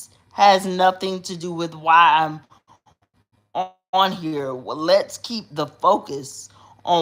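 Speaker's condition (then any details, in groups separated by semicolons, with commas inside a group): Cerebral palsy; uses specialized hospital bed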